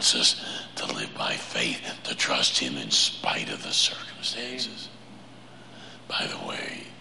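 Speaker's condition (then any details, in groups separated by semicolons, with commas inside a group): Laryngeal cancer; much weaker than before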